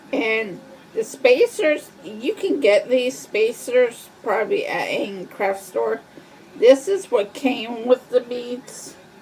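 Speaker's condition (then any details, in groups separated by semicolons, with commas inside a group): Cerebral palsy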